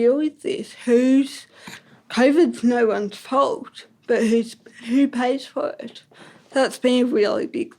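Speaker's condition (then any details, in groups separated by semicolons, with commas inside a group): Ataxic cerebral palsy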